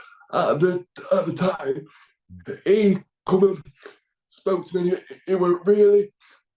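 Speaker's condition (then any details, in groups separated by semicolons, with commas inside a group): Cerebral palsy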